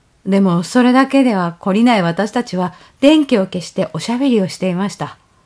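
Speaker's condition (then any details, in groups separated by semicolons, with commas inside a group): No condition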